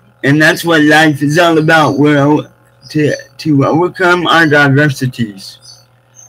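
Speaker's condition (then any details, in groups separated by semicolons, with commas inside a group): Cerebral palsy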